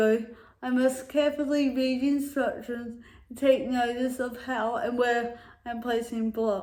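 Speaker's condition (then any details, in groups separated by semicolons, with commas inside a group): Cerebral palsy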